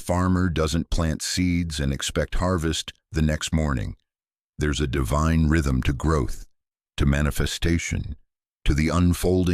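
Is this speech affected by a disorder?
No.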